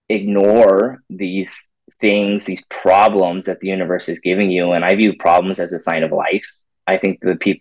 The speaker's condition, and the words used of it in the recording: No condition.